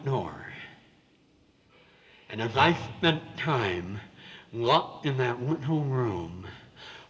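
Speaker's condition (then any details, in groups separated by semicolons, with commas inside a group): Severe cleft palate with lisp; congenital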